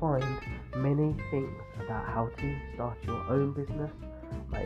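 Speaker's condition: No condition

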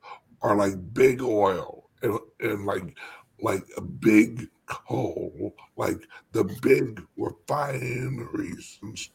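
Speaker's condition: Stutter; self-described speech impediment, adult man; repeated words, prolonged sounds

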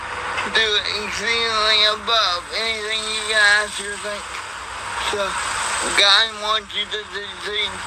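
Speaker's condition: Cerebral palsy; electric wheelchair since age 6

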